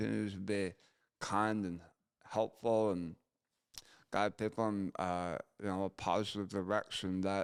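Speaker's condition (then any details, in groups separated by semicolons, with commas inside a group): Gunshot injury to chin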